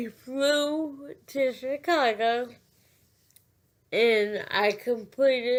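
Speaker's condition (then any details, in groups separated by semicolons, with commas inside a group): Cerebral palsy; cannot control speech, speech affected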